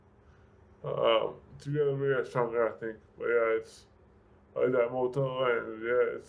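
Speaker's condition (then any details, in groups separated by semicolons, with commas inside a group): Severe brain injury; speech affected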